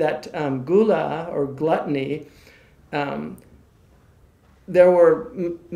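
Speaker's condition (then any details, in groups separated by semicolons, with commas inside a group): No condition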